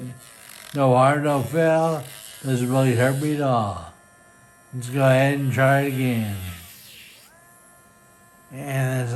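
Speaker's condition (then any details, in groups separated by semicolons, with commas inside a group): Friedreich's ataxia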